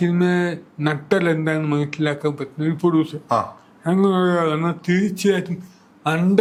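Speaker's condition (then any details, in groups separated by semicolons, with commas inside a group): Cerebral palsy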